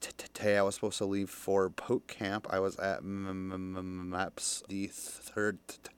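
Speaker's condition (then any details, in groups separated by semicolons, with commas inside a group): Stutter; stutter since young childhood, speech help stopped around age 11 or 12, therapy, 12-step programs, now sober; still stutters, public speaking still hard, sounded fluent on air, feels safe in studio; stutters on f of furniture mover, no stutter when drunk, cares less when feeling safe; repeated sounds, prolonged sounds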